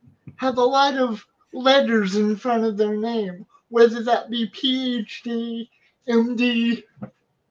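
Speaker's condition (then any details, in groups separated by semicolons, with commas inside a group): Cerebral palsy; wheelchair user, physical therapy; undiagnosed problem over past year and a half, on seven medications including pain medication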